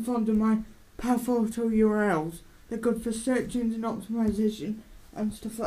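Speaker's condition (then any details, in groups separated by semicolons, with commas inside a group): Cerebral palsy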